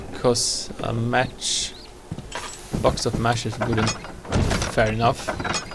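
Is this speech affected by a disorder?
No.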